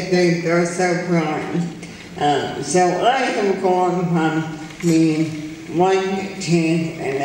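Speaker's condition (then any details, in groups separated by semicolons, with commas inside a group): ALS; long-term survivor, progression reportedly stopped with cannabis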